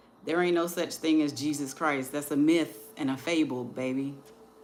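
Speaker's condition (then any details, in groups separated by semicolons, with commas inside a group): No condition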